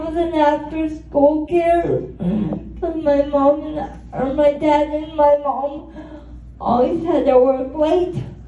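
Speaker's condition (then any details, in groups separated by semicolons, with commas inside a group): Cerebral palsy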